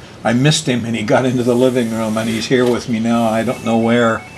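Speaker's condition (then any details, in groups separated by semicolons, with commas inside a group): No condition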